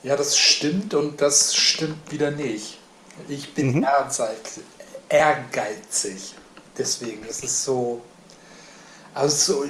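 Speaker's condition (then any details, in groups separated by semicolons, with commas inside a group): Aphasia; aphasia after stroke, language understood but expression impaired, writing not yet possible; too nervous to finish introduction, Annette Schwind speaks for him; halting, language only partly back, host finds speech and conversation more fluent, partly disputed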